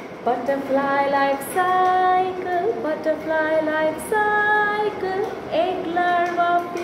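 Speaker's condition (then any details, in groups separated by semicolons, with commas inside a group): No condition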